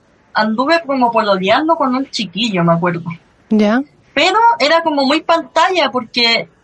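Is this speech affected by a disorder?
Yes: cleft lip and palate; since early childhood.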